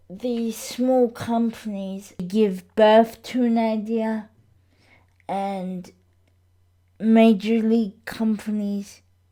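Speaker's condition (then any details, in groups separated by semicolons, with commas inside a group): Cerebral palsy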